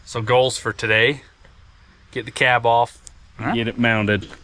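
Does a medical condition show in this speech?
No.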